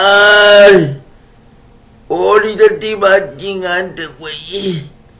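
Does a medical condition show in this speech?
Yes: cerebral palsy; speech affected by condition.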